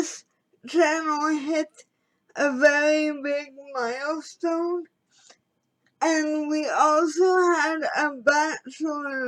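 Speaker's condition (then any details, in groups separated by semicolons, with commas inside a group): Cerebral palsy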